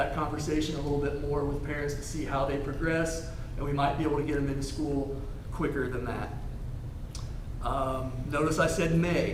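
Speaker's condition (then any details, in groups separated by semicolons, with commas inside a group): No condition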